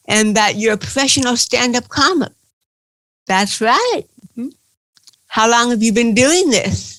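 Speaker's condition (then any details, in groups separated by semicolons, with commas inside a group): Cerebral palsy; from birth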